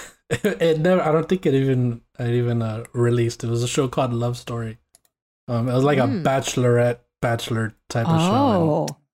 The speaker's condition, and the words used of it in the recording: None; typical speech.